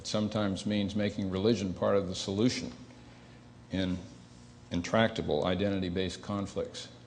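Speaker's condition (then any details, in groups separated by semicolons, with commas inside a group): No condition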